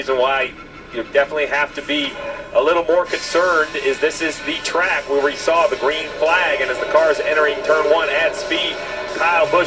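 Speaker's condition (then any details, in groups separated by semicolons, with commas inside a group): No condition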